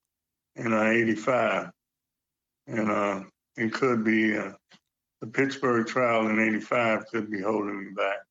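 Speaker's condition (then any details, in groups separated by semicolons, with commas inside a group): Parkinson's; Parkinson's disease for quite a while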